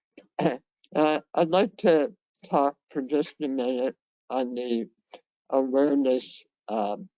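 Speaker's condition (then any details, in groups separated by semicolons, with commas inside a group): Head and neck cancer; severe dysphagia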